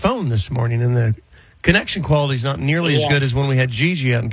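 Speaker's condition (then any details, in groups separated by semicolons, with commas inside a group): No condition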